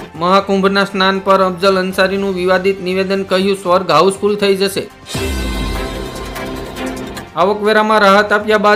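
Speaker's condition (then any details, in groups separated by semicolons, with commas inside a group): No condition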